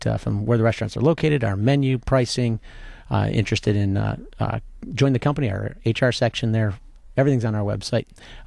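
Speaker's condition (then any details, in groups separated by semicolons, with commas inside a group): No condition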